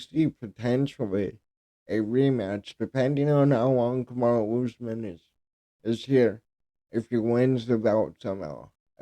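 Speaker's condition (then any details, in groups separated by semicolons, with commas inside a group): Cerebral palsy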